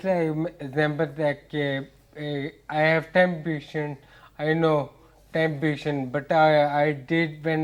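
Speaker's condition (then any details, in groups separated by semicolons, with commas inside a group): Ataxia; speech difficulty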